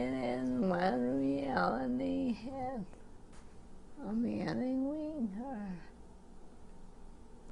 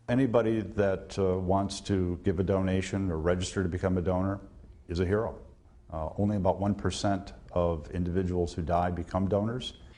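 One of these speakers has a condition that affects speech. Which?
The first: advanced stage multiple sclerosis, severe; advanced stage, slowly progressive, diagnosed about 16 years ago; small fading voice, barely speaks when exhausted, restraints to sit, breathe.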